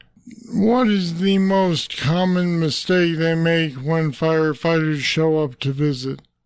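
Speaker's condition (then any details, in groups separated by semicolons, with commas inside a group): Parkinson's disease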